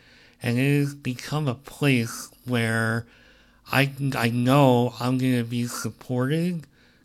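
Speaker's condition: Cleft lip and palate; present since birth

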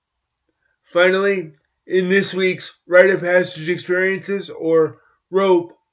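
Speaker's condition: Cerebral palsy; walks with crutches

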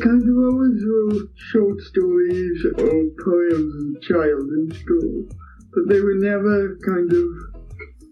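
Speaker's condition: Cerebral palsy; affects speech and swallowing

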